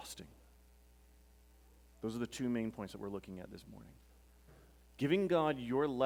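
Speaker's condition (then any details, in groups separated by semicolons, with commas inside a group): No condition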